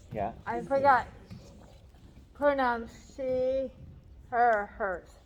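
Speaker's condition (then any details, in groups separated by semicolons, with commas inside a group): Cerebral palsy; talks differently than others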